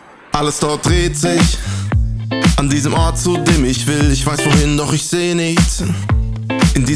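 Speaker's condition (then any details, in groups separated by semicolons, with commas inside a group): No condition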